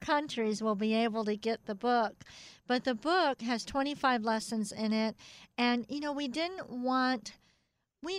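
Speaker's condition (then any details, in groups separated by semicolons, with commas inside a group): Cleft palate; radio interview not easy, must concentrate to keep speech clear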